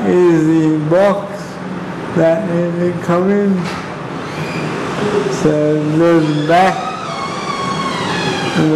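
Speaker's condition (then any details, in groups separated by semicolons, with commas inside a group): Cerebral palsy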